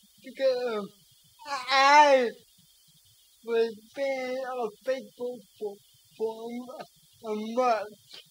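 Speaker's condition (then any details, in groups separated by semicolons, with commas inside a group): Cerebral palsy; speech affected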